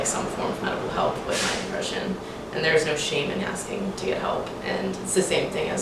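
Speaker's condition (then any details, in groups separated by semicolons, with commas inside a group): No condition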